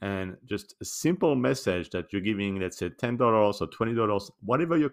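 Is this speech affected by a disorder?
No.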